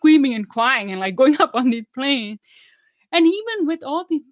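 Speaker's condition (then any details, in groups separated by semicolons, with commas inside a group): Deafness; relearned English and speech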